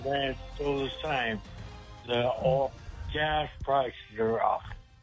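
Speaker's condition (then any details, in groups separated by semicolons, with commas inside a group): Speech impediment; unusually intelligible on this call, host understood every word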